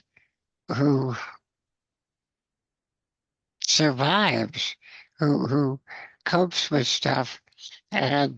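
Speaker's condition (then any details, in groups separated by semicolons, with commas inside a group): Spinal muscular atrophy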